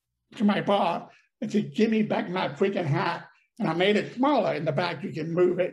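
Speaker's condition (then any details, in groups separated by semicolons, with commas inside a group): Deafness; speech problem, mocked in childhood for talking funny and too loud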